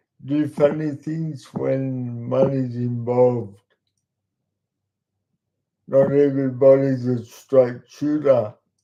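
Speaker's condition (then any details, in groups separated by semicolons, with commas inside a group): Cerebral palsy; talks slowly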